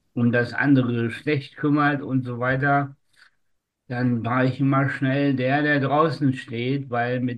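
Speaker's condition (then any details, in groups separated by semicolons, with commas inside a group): Spastic tetraparesis; from birth, oxygen deprivation during delivery, umbilical cord around neck, considered incurable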